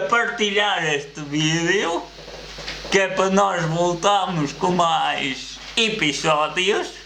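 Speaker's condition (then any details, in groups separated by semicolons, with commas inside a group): Cerebral palsy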